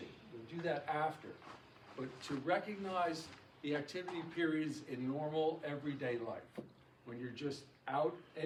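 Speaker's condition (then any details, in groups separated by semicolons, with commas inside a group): No condition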